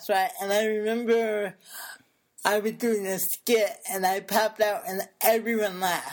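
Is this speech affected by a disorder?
Yes: cerebral palsy; since birth, brain damage to motor area of brain, affects speech and body movement; speech therapy on and off through life, especially in childhood; improved with speech therapy.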